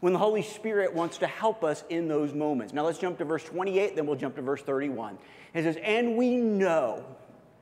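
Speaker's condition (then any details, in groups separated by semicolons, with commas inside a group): No condition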